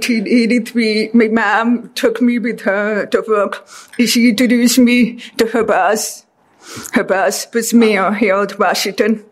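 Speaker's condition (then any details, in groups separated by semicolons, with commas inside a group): Deafness; deaf since childhood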